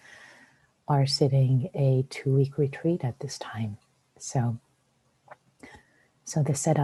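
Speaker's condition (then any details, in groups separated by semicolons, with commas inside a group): No condition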